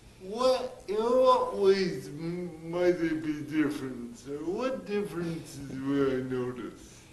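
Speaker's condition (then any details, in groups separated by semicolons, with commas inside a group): Cerebral palsy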